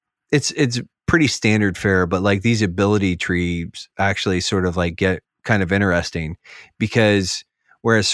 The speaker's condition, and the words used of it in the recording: None; typical speech.